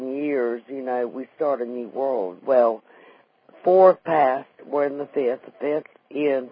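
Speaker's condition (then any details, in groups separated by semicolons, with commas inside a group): Vocal cord paralysis after stroke; wheelchair user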